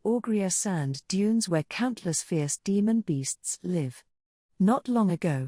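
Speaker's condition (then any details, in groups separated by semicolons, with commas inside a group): No condition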